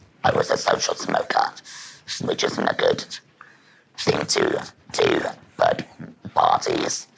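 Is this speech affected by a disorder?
Yes: laryngectomy after larynx cancer; larynx cancer recurred, laryngectomy, voice box removed; cancer-free, ongoing rehabilitation, about six years since diagnosis; voice change was early symptom.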